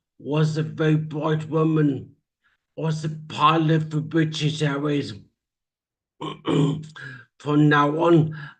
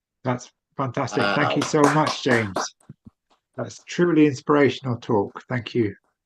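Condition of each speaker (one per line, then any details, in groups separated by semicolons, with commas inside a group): Traumatic brain injury; accident, part of skull removed and replaced, coordination, speech; 21 years since injury, speech still improving; early tracheostomy, later virtually unintelligible, still difficult
No condition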